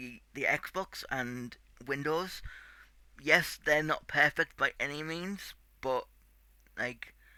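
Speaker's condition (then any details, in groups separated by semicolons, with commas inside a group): Cerebral palsy; tight muscles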